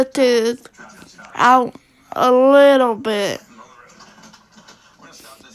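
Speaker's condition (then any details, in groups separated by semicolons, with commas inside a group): Cerebral palsy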